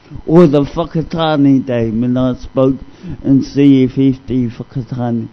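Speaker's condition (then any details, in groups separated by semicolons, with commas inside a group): Cerebral palsy; discovered at age 2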